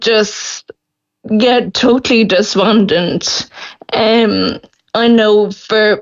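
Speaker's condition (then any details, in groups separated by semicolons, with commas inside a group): Friedreich's ataxia; progressive, relentless disease, campaigning for access to Skyclarys, state funding decision deferred; worsening day by day, speaking really hard, exhausted after speaking at Leinster House; speaking very hard, swallowing worsening, more frequent choking episodes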